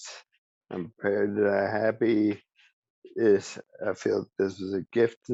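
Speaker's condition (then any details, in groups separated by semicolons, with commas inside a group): ALS; speech still preserved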